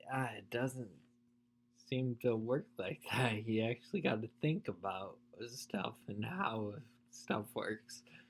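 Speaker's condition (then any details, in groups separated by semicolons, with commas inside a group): Spinocerebellar ataxia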